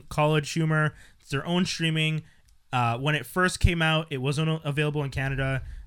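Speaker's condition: No condition

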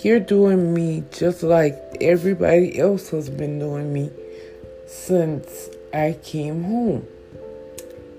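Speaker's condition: Stroke with stutter; stutter now, linked by speaker to not sleeping

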